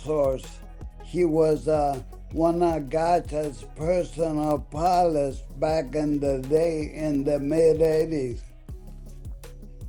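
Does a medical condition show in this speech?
Yes: ALS.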